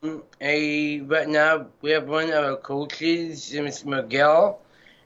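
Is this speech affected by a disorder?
Yes: Down syndrome; congenital, present since birth, man turning 30.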